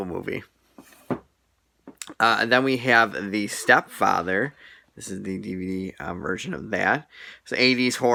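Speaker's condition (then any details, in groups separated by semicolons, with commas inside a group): No condition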